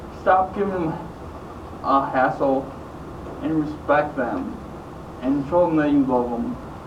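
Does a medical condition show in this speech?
Yes: traumatic brain injury.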